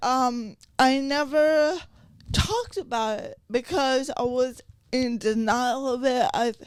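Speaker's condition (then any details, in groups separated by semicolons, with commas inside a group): Cerebral palsy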